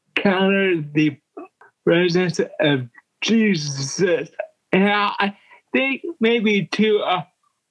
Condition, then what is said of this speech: Cerebral palsy. I'm thankful. I'm thankful for, for my speech impediment.